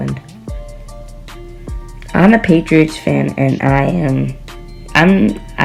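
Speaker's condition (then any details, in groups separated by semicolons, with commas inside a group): No condition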